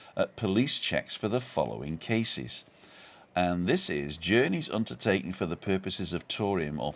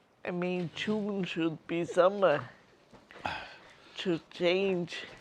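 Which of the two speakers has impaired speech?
The second: multiple sclerosis.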